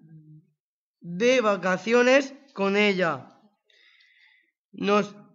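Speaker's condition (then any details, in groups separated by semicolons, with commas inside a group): Down syndrome; age 20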